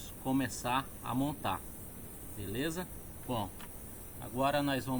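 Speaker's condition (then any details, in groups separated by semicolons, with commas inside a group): No condition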